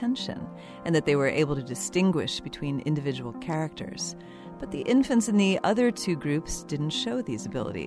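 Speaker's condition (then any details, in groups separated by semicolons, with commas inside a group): No condition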